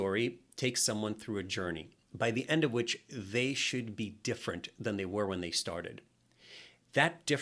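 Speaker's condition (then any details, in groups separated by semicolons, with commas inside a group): No condition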